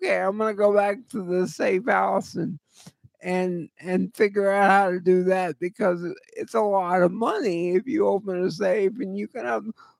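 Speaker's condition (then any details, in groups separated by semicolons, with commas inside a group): Cerebral palsy; voice always shot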